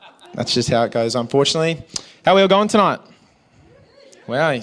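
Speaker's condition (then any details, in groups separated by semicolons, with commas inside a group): No condition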